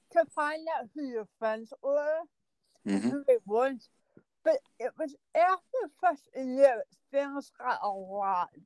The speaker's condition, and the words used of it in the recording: Cerebral palsy. It affected my speech, obviously, though I'm ambulatory.